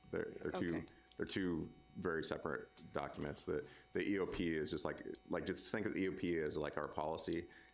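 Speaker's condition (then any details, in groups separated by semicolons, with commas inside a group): No condition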